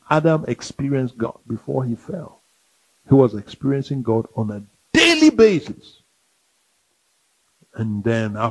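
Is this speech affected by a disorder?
No.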